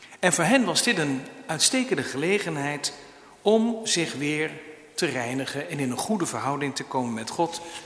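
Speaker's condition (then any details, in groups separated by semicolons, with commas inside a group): No condition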